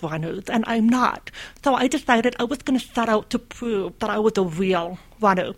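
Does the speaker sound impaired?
Yes: deafness, completely deaf right ear, severe to profound left ear; mostly relies on lip reading, hearing aid in left ear, hears about 50% of average.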